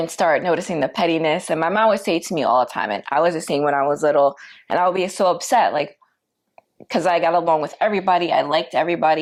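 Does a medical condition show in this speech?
No.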